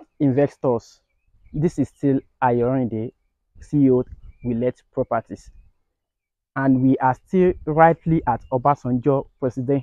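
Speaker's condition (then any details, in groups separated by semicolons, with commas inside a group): No condition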